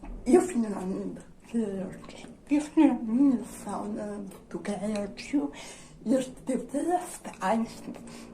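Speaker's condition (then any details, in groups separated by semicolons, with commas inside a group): Dystonia; generalized dystonia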